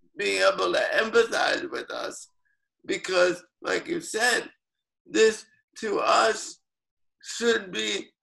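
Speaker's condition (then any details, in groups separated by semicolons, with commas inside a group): Cerebral palsy; lifelong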